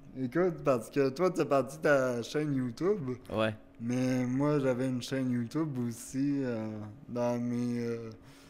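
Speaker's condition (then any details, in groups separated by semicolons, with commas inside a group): Cerebral palsy; wheelchair use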